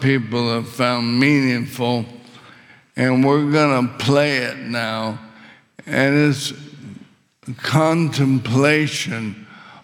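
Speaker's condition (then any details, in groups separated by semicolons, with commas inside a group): ALS; windpipe tightened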